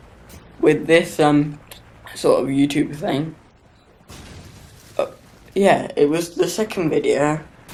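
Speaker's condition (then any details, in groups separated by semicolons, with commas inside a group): Cerebral palsy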